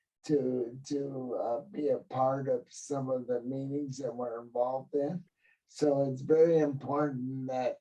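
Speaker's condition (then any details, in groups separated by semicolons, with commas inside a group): Cerebral palsy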